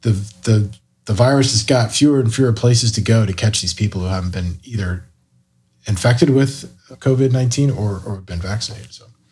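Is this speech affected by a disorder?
No.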